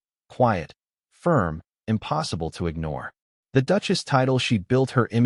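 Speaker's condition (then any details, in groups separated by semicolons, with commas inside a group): No condition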